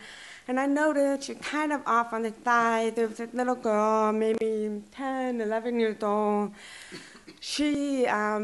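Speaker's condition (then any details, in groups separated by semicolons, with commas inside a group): Deaf and hard of hearing; since childhood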